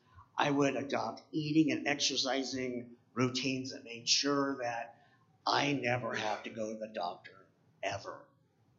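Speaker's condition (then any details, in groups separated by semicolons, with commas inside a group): Cleft palate; congenital cleft palate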